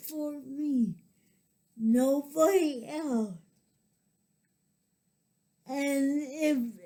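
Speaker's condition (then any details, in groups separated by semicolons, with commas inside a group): Cerebral palsy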